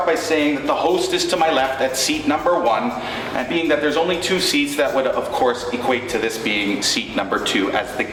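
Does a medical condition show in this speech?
No.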